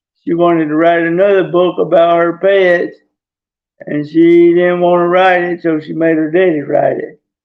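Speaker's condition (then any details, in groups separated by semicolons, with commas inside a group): Traumatic brain injury; car wreck, affects walking, relearned everything through therapy; injured at age 7; possibly affected, some delay getting words out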